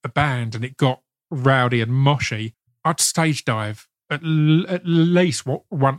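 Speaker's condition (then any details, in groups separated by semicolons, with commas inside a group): Stutter; worsened around GCSE years, parents tried speech therapist, then hypnotist for relaxation; stammer worsened in secondary school, prohibitive in places, hypnotist aimed at less stammering, less concern; repeated sounds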